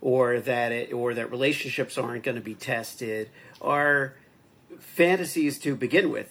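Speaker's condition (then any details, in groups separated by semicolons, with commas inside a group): No condition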